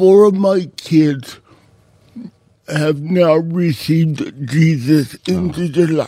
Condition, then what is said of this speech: Cerebral palsy. And I know I don't have a radio voice, but I have a face for radio.